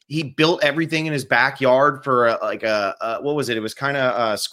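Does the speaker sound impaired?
No.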